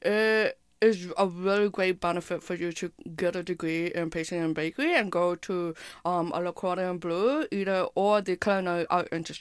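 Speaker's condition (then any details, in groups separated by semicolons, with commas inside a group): Hearing impairment with speech impairment; attended deaf camp in childhood; does not sound like others, speech and hearing impairments sometimes affect talking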